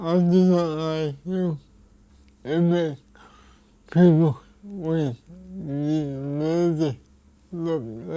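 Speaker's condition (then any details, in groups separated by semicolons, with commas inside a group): Cerebral palsy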